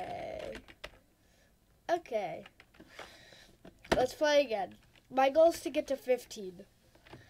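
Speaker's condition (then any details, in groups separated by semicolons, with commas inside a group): No condition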